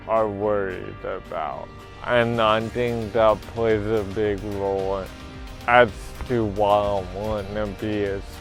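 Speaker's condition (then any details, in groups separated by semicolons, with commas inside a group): Cerebral palsy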